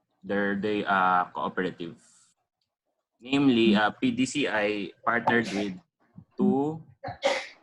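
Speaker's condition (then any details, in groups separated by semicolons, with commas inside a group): No condition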